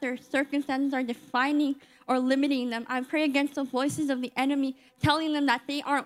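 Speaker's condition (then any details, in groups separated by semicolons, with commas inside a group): Cleft lip and palate; congenital cleft lip and palate, 38 surgeries since birth, speech services offered; age 17, roughly 2 to 3 surgeries yearly, speaking publicly; told from young age would not communicate as properly as others, formerly lacked confidence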